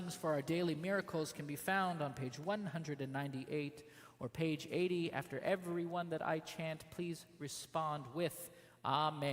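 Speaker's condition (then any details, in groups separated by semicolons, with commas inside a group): No condition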